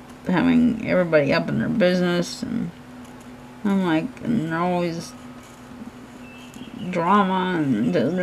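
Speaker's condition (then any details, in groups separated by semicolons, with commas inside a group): Cerebral palsy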